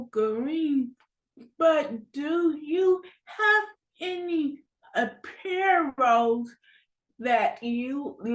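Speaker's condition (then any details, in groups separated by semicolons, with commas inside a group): Cerebral palsy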